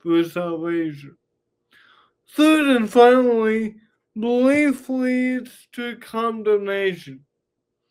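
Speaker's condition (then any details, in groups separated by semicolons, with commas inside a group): Cerebral palsy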